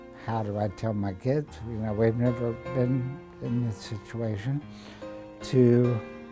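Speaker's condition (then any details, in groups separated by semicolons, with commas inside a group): ALS; over two years since diagnosis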